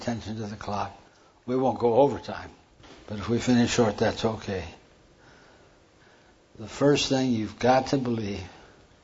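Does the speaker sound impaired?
Yes: Parkinson's; hand tremor during talk.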